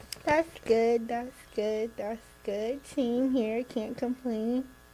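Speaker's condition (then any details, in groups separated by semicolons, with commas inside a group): Cerebral palsy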